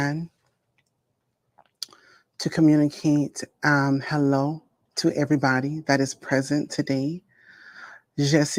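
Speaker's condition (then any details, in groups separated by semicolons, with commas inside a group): No condition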